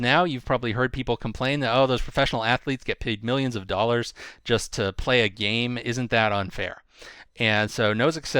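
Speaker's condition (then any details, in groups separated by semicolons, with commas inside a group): No condition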